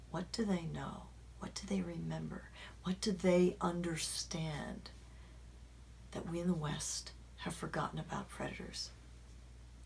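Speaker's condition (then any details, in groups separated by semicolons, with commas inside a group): No condition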